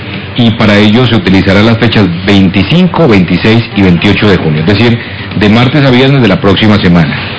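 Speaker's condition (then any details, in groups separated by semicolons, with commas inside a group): No condition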